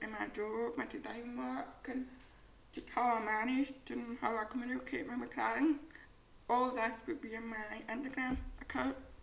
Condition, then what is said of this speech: Deafness. And I would like to do, I'm really hoping I'm um, speaking clear and you can all understand me.